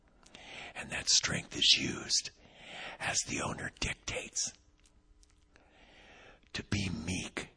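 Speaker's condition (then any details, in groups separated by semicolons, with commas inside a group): Vocal cord paralysis, unilateral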